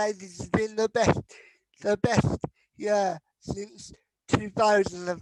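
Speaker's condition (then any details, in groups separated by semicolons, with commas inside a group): Cerebral palsy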